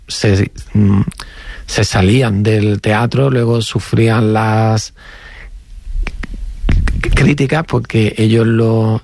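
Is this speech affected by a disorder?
Yes: stuttering; mild stuttering since childhood; a little stuttering present in this interview; self-described as mild; here repeated sounds, prolonged sounds, blocks.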